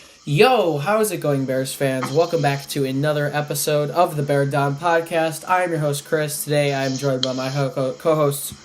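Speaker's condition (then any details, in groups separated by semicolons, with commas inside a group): No condition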